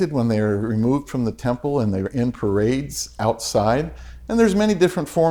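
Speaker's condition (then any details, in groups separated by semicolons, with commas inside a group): No condition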